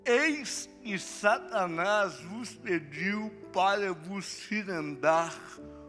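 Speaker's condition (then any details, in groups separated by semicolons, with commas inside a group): Cerebral palsy; no speech as child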